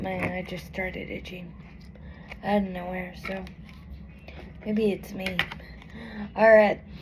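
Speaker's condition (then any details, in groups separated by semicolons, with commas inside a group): Cerebral palsy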